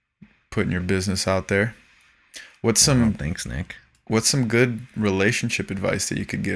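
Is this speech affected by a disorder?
No.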